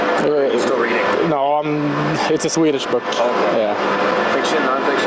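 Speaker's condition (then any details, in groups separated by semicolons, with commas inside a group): No condition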